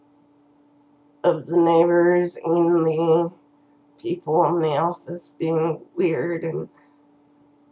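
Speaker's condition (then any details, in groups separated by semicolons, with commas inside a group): Cerebral palsy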